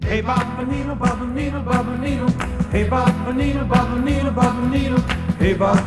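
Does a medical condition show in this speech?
No.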